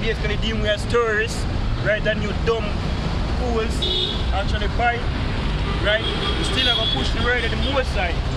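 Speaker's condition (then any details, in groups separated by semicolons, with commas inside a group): No condition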